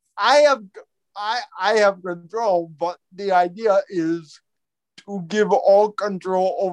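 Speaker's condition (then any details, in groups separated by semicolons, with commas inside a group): Cerebral palsy; quadriplegic, wheelchair user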